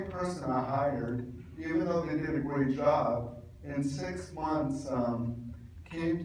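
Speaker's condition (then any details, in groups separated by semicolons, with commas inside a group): Cerebral palsy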